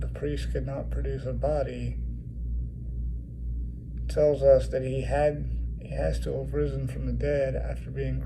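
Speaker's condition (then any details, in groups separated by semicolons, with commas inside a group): Cerebral palsy; has had speech therapy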